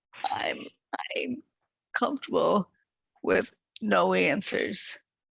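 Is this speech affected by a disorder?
Yes: multiple sclerosis; quadriplegic.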